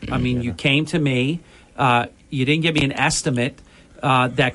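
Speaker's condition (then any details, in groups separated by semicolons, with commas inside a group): No condition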